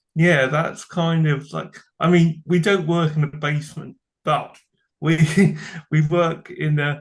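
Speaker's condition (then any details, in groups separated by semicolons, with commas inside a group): Cerebral palsy; from birth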